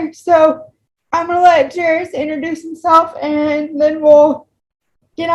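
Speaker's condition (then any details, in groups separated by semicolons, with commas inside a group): Cerebral palsy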